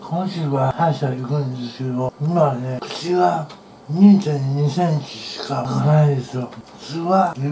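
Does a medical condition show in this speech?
Yes: tongue cancer, partial glossectomy.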